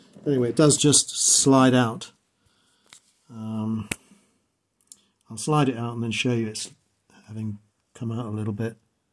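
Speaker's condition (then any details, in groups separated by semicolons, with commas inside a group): No condition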